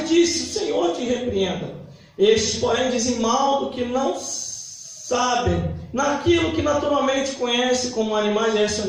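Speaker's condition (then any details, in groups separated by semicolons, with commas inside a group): No condition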